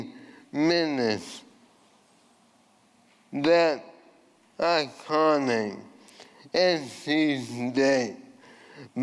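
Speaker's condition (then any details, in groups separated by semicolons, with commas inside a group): ALS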